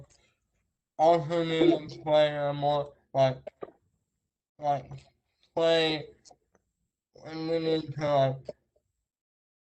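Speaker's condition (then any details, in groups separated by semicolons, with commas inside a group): Traumatic brain injury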